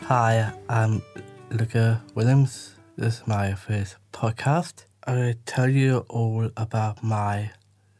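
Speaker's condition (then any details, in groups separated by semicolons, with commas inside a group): Down syndrome; 20-year-old man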